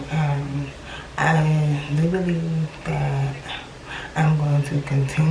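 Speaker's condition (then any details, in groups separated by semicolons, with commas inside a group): Cerebral palsy; from birth, left leg affected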